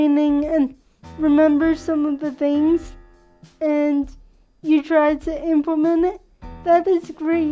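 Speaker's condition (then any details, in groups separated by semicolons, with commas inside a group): Cerebral palsy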